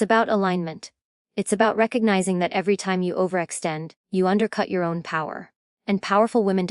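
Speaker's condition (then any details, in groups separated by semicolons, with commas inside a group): No condition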